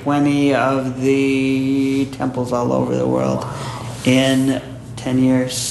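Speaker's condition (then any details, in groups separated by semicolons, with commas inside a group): Stuttering; at times unable to talk; fluent at times, other times repeated stuttering, unable to put two words together; prolonged sounds, blocks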